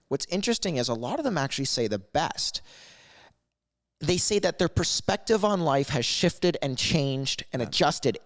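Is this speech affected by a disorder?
No.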